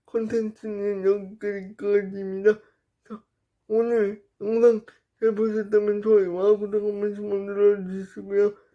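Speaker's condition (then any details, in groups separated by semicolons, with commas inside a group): Brain lesion disability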